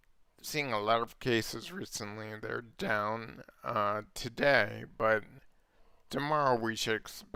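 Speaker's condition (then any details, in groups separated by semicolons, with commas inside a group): Multiple sclerosis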